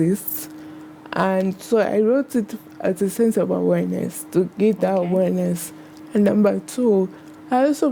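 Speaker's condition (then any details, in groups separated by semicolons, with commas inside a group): Cerebral palsy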